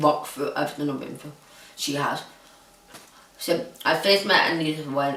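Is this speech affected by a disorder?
Yes: Huntington's disease.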